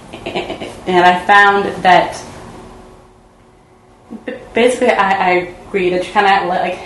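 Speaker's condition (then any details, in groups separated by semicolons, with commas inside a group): Stuttering; stuttering since childhood, speech therapy as child, therapist suggested voluntary stuttering; practising voluntary stuttering, deliberately stuttering more, not avoiding stuttering, addressing fear and shame; stutters a lot in some situations and periods, sometimes hides it by acting as listener, talkative; repeated words, blocks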